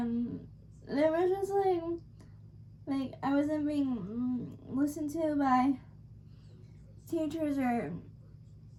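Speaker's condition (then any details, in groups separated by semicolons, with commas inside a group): Cerebral palsy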